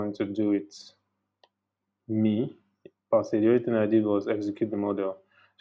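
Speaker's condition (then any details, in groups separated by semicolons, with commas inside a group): No condition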